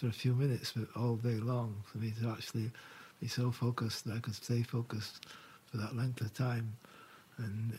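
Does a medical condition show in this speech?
Yes: Parkinson's; diagnosed about 4 years ago.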